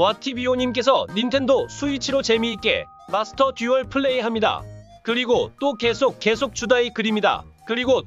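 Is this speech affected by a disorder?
No.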